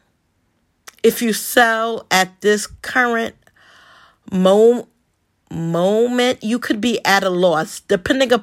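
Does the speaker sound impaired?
Yes: stutter; stutters while hosting podcast, not seen as a problem; here repeated sounds, blocks.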